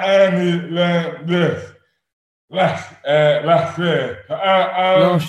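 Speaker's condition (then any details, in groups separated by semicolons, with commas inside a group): Dystonia; 12 years since onset, progressed, hands partly lost and curled inwards, Botox injections, diagnosed by London neurologist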